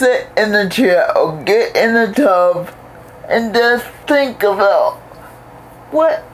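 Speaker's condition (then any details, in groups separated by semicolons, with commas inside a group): Cerebral palsy; most of life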